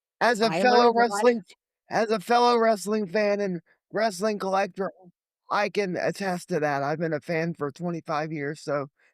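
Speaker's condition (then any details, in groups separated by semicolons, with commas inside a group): Cerebral palsy; limited mobility, legs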